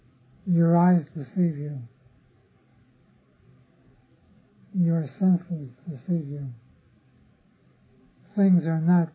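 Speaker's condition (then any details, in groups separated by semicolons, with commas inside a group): Parkinson's disease; others offer remedies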